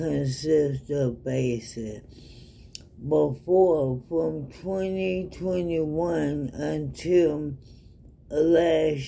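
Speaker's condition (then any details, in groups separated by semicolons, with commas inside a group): ALS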